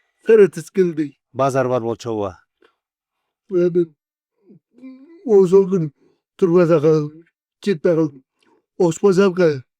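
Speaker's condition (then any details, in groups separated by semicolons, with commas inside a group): Cerebral palsy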